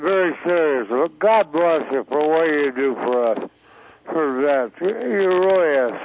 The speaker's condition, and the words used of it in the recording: Stroke. Now, look, I don't normally call people because I had a stroke a couple of years ago, and I'm not good verbally.